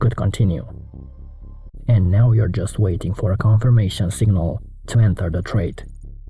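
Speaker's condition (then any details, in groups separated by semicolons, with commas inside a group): No condition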